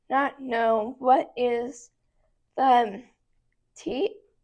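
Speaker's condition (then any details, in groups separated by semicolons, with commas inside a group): Cerebral palsy; hard to talk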